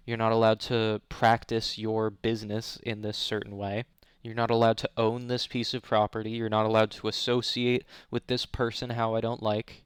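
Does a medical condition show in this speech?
No.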